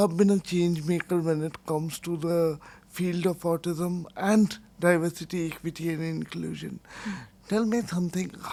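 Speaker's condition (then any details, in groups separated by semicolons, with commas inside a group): Cerebral palsy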